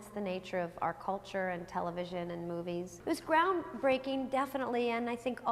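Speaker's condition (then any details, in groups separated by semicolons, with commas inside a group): No condition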